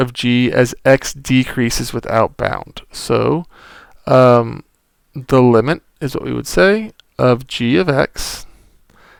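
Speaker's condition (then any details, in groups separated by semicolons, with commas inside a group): No condition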